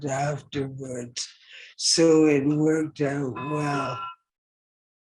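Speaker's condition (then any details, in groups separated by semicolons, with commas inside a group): ALS; operation six months ago, then intensive care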